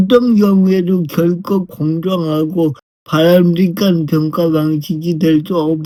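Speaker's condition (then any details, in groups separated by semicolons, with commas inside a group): Brain lesion disability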